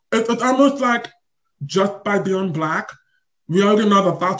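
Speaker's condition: Deaf or hard of hearing; invisible deafness

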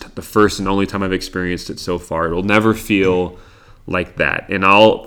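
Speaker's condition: No condition

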